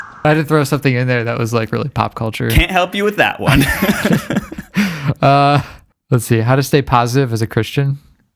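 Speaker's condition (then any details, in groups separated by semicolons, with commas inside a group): No condition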